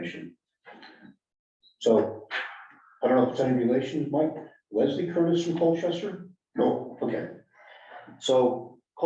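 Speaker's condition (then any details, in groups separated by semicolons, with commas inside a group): No condition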